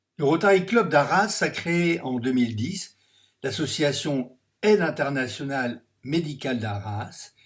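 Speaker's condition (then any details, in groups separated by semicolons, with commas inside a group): No condition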